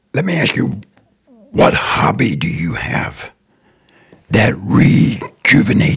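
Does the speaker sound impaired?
Yes: throat cancer; voice affected.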